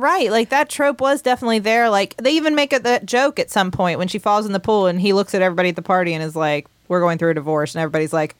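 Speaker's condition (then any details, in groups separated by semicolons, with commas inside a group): No condition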